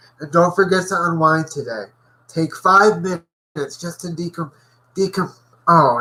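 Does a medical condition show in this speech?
Yes: cerebral palsy.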